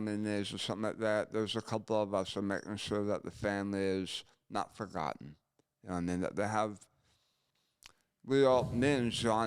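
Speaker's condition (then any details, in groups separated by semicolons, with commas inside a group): Gunshot injury to chin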